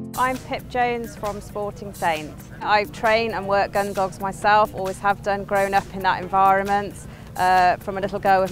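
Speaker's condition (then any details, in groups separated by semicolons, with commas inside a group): No condition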